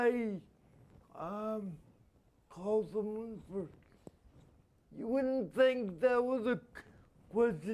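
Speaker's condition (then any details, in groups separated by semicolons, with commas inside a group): Spastic quadriplegia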